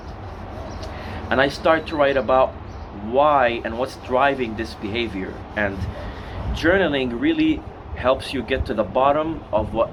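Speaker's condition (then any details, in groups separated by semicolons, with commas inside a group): No condition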